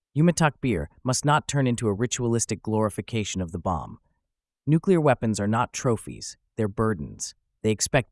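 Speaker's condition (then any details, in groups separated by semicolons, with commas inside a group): No condition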